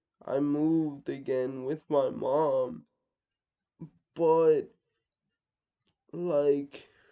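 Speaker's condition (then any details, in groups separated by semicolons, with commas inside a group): Cerebral palsy, mixed, mild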